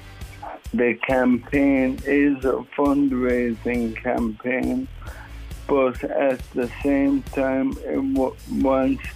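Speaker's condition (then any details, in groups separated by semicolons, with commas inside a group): Motor neuron disease; onset with tremors, some days hard to walk; voice affected, voice not lost currently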